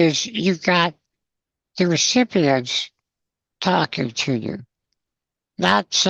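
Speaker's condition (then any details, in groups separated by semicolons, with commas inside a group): Spinal muscular atrophy, congenital; mini tracheostomy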